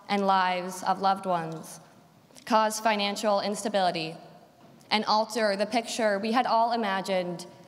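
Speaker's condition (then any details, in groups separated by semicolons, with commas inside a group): No condition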